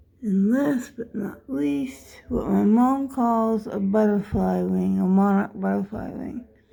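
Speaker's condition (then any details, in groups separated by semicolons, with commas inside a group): Dystonia; rare neurological movement disorder; affects how speech sounds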